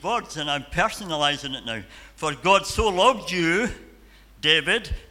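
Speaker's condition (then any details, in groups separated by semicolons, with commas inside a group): Cleft palate and cleft lip; frequent childhood hospital stays at dental hospital in Edinburgh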